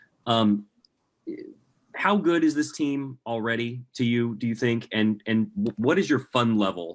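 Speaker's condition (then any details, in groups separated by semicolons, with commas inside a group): No condition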